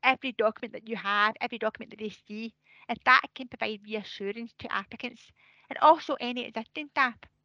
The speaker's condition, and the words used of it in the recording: Deafness. I had many years of speech therapy to learn how to talk, so it does affect my speech sometimes.